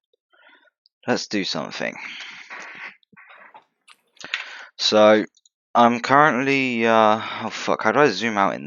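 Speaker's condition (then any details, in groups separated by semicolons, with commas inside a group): No condition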